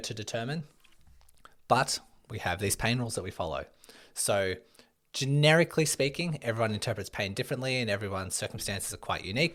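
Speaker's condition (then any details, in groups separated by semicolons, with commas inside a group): No condition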